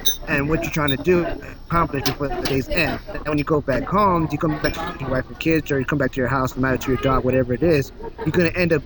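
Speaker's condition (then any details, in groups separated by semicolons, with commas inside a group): No condition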